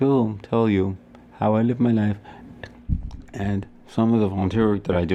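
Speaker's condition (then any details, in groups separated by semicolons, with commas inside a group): Cerebral palsy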